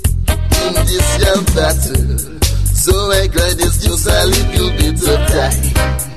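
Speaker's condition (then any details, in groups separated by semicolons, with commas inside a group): No condition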